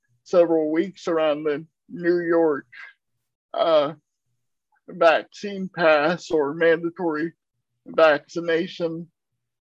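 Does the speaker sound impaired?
Yes: cerebral palsy; uses a wheelchair.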